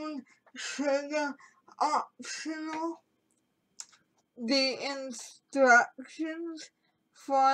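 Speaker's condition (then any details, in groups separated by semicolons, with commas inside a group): Cerebral palsy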